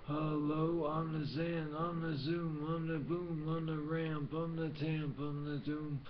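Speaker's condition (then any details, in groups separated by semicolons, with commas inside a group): Brain injury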